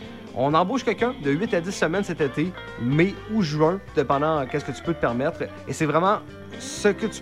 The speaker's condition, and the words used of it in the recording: None; typical speech.